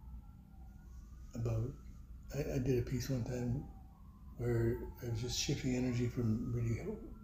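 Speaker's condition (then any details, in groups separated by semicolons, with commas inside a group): Parkinson's; voice weakened by Parkinson's, knee replaced after hardly walking, earlier taught from chair; voice went with Parkinson's, can still whisper, formerly whisper carried and was heard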